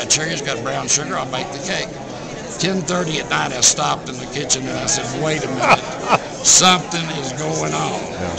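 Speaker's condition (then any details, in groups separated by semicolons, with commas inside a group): No condition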